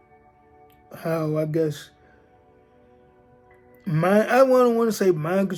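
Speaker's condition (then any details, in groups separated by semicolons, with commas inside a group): Cerebral palsy, spastic diplegia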